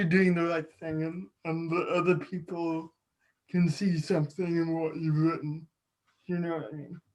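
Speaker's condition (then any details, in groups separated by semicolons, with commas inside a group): Cerebral palsy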